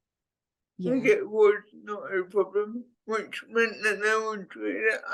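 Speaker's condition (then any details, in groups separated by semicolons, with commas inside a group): Cerebral palsy; speech impediment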